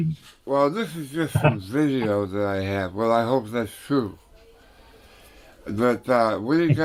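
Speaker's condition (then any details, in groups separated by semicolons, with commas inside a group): Tongue cancer; tongue burns when food touches it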